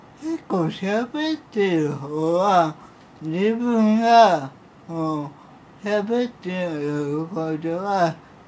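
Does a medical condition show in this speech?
Yes: cerebral palsy; severe, uses a wheelchair.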